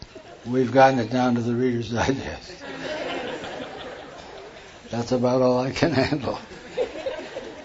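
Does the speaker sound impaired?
Yes: Parkinson's; hand tremor during talk.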